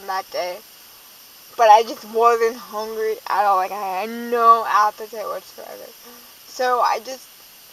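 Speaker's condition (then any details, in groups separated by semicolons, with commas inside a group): Cerebral palsy, dystonic hemiplegia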